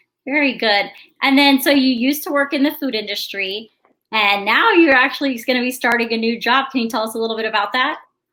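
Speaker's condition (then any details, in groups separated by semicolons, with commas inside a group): No condition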